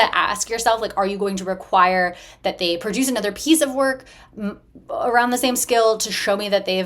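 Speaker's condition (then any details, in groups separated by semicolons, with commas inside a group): No condition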